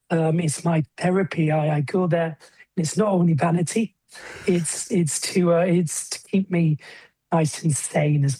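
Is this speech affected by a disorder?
Yes: stammering; stammer since childhood; has a speech coach, described as a wingman who helps; terrible speech impediment as a young boy; here repeated sounds, repeated words.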